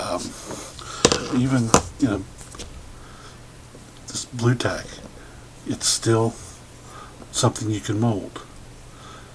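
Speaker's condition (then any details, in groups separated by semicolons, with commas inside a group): No condition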